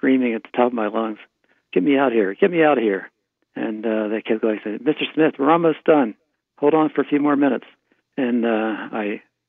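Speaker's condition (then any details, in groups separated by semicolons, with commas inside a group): Parkinson's disease; right hand tremor at onset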